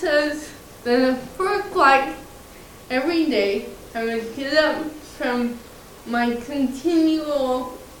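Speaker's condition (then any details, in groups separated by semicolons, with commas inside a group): Cerebral palsy, mild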